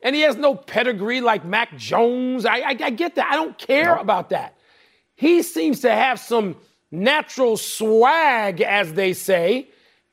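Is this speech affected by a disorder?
No.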